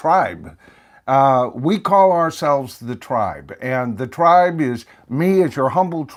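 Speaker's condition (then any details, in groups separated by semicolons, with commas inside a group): No condition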